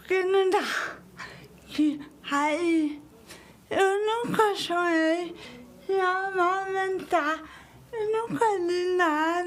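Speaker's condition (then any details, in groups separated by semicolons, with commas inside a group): Cerebral palsy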